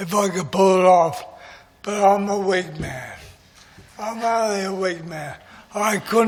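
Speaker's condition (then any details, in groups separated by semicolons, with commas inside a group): MND; voice is going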